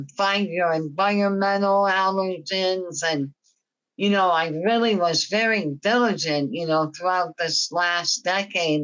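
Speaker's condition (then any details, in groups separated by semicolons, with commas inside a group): Myasthenia gravis; swallowing and talking problems at diagnosis, BiPAP assists breathing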